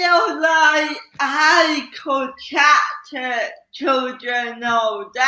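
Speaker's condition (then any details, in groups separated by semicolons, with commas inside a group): Cerebral palsy; slow speech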